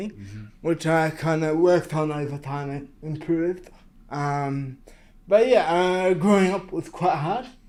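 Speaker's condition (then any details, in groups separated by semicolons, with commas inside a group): Cerebral palsy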